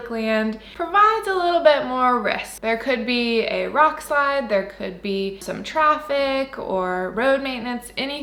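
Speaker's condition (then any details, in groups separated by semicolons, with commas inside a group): No condition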